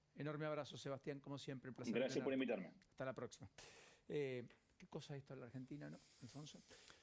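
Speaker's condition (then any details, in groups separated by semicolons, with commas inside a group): No condition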